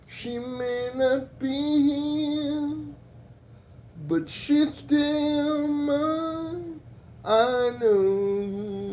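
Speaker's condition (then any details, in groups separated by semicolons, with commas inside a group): Cerebral palsy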